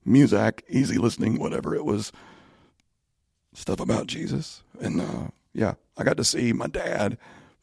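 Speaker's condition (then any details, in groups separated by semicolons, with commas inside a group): Spasmodic dysphonia; voice issue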